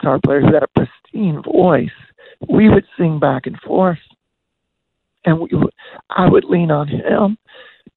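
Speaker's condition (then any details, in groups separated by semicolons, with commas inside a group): Voice disorder; broken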